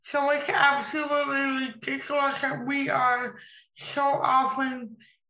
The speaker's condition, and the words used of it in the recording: Cerebral palsy. I know the ones that people have about me because I have impaired speech, but what about those who are nonverbal?